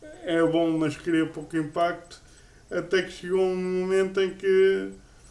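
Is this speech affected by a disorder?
Yes: cerebral palsy; uses a wheelchair.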